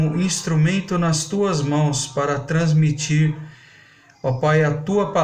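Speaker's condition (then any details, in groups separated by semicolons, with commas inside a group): No condition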